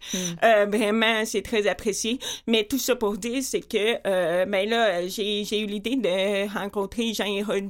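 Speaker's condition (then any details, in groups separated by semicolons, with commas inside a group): Profound deafness with cochlear implant, congenital; born 100% deaf, cochlear implant by Dr. Ferron at Hôtel-Dieu de Québec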